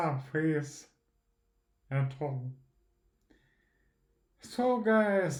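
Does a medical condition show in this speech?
Yes: primary progressive multiple sclerosis.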